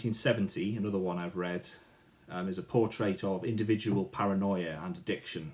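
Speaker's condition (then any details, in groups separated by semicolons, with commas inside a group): No condition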